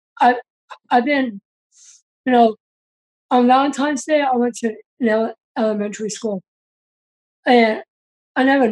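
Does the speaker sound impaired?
Yes: Down syndrome; used cue cards when first presenting.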